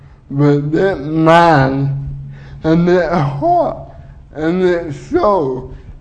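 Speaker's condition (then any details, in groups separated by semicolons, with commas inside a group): Cerebral palsy; uses wheelchair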